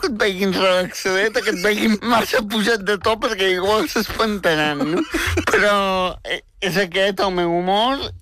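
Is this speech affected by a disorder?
Yes: spastic tetraplegic cerebral palsy; very talkative since age 3, worked hard to make people understand speech.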